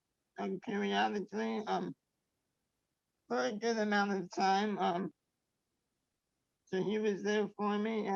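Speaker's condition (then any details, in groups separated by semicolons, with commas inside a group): Traumatic brain injury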